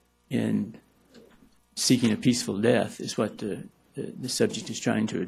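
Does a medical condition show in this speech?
Yes: Parkinson's; may stumble over words.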